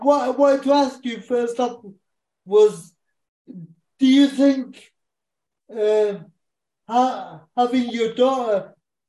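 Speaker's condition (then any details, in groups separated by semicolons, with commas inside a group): Cerebral palsy; cerebral palsy since childhood, uses a wheelchair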